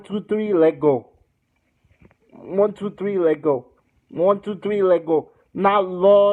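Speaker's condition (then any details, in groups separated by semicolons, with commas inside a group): Cerebral palsy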